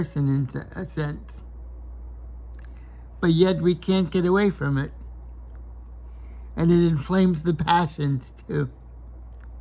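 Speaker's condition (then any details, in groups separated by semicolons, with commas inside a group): Cerebral palsy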